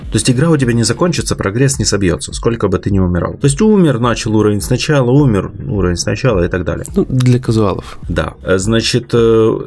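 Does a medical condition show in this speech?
No.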